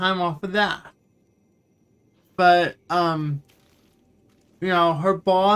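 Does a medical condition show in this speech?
Yes: cerebral palsy; wheelchair user.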